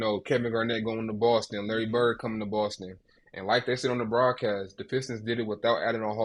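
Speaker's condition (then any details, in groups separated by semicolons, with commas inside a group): No condition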